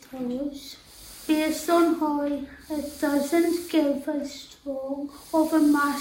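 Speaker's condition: Tracheostomy and ventilator dependent

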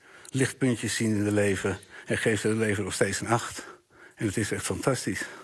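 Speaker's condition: Parkinson's disease; diagnosed about four years earlier, tremor at onset, marked fatigue in first years

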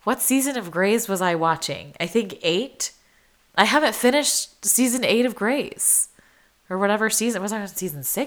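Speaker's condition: No condition

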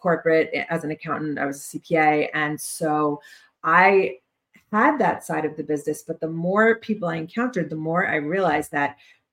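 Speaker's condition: No condition

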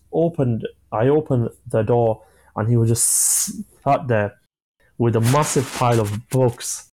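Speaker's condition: Stammering; not a fluent speaker, openly admits stammer; prolonged sounds

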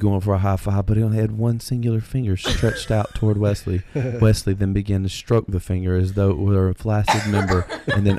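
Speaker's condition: No condition

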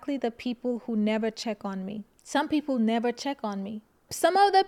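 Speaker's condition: No condition

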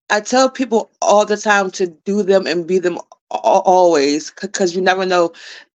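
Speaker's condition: Stuttering; repeated sounds

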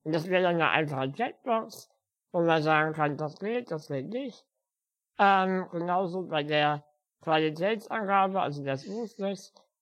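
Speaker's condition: Spinal muscular atrophy; physical disability

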